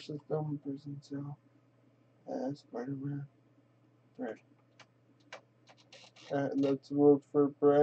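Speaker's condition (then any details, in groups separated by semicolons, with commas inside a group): Quadriplegic cerebral palsy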